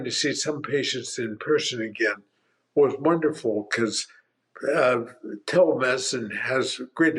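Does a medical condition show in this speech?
Yes: primary lateral sclerosis; tongue.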